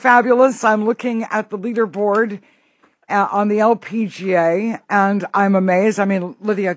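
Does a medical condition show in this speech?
No.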